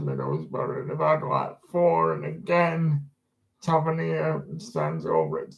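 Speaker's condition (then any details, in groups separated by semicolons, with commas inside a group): Disability affecting speech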